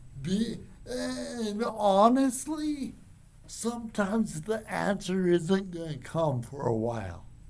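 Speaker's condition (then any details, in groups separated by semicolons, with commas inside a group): Cerebral palsy; from birth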